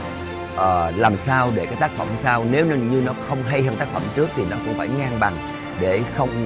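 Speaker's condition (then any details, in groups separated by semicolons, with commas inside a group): No condition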